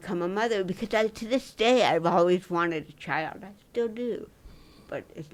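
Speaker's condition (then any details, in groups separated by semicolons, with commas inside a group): Dystonia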